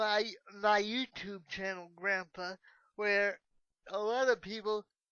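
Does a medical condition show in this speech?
Yes: cerebral palsy.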